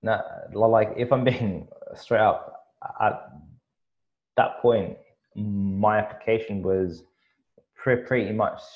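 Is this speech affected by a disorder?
Yes: stutter; pauses a bit, blocks at certain points; here repeated sounds.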